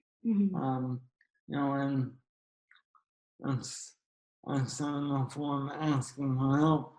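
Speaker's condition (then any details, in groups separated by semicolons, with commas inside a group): ALS; young onset, slow progressor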